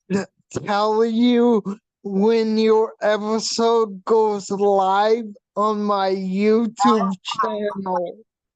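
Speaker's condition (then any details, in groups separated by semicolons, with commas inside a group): Hydrocephalus with shunt failure; condition causes speech pattern, previously liquid diet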